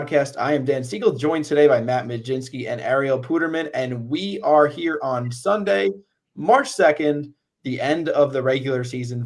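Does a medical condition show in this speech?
No.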